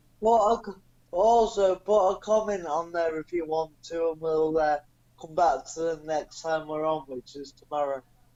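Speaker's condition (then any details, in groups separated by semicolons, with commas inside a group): Cerebral palsy; non-progressive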